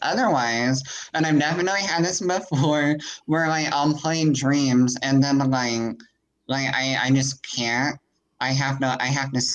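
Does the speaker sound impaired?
Yes: cleft palate; congenital cleft palate, present from birth; voice pretty nasal, altered vocal tonality, sometimes monotone quality, lowering pitch does not help.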